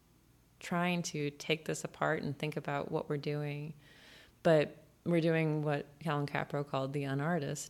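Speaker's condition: No condition

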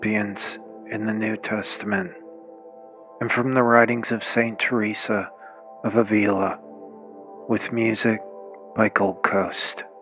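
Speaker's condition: No condition

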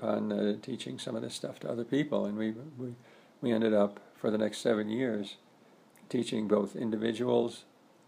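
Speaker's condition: Parkinson's disease; lost force and speed

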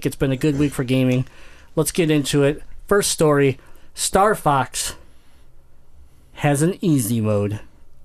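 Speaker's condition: Cleft palate; congenital cleft palate

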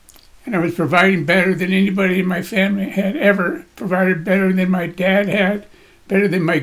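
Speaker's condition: Parkinson's disease; voice shakes

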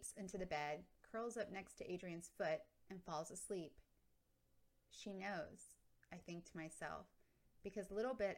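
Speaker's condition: No condition

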